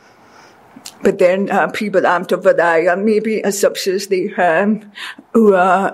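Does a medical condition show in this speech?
Yes: deafness; speech therapy most of life with Mindy Kobomis, learning to talk, hear and pronounce words.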